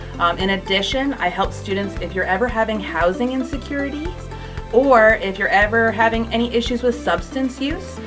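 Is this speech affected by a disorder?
No.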